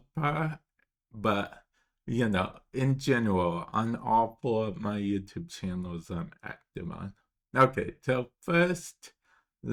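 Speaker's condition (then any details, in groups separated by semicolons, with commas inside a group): Cerebral palsy; affects speech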